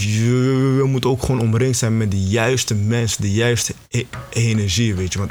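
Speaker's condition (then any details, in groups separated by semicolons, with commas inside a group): Stuttering; stuttering since age five, past logopedie (speech therapy), stopped therapy; fluctuating severity, ups and downs; stutters sometimes a lot, stutter not heard in rap track, fluent when rapping or singing; repeated sounds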